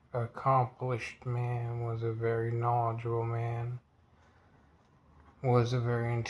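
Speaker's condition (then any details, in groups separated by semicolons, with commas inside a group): Multiple sclerosis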